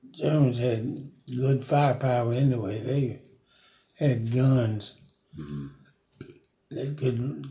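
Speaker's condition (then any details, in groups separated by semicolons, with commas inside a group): Parkinson's; about 5 years since onset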